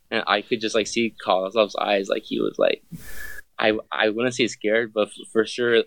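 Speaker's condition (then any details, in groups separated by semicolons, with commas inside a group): Stutter; stutter since childhood, always a problem growing up; repeated sounds, repeated words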